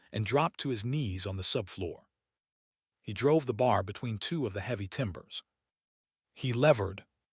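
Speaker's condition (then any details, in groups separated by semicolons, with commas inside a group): No condition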